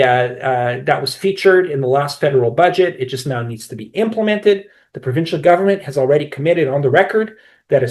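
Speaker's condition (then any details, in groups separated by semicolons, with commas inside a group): No condition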